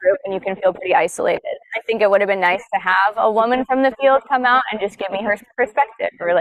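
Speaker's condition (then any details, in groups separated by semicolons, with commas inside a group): No condition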